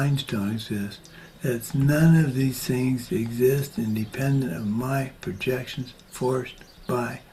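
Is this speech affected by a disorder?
Yes: Parkinson's disease.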